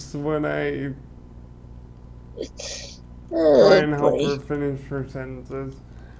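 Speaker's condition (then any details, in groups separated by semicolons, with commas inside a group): Cerebral palsy; limbs affected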